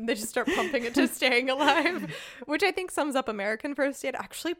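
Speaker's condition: No condition

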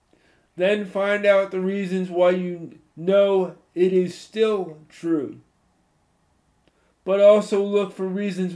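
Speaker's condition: Cerebral palsy; cerebral palsy since childhood

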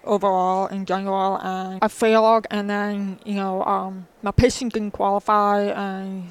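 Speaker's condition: Profound deafness, born profoundly deaf in both ears; congenital profound deafness in both ears, diagnosed in childhood after trouble hearing from behind, can hear music; spoken speech preferred over ASL, childhood speech lessons three hours away, five days a week

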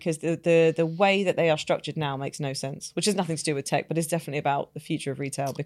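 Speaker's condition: No condition

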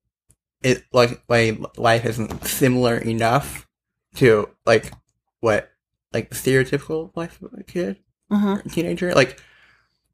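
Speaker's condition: Bilateral cleft lip and palate; complete bilateral cleft lip and palate from birth, mouth open into nose, cleft upper jawbone, many surgeries; two failed hip-to-jaw bone grafts, first at six, last surgery about four years ago, more planned

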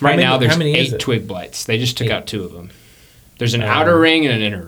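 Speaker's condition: No condition

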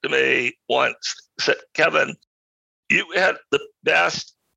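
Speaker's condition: Spasmodic dysphonia; felt like seatbelt tightening around neck

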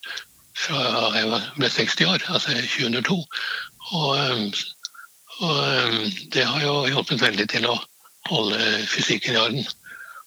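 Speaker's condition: Parkinson's disease; father also had Parkinson's after age 80

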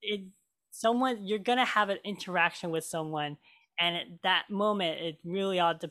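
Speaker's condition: Cleft lip and palate; hole in upper lip

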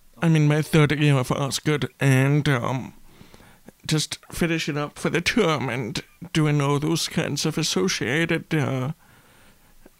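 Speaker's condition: Deafness; brown cochlear implant on side of head

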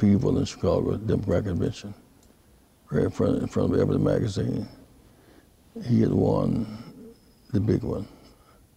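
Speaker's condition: Parkinson's disease; speech therapy

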